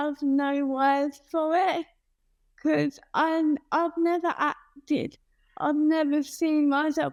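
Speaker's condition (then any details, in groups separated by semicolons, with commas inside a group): Cerebral palsy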